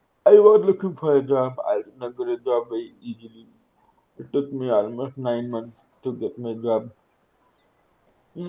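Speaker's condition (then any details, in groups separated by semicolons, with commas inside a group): Cerebral palsy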